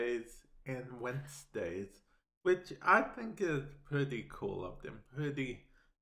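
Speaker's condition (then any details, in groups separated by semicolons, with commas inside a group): Cerebral palsy; affects speech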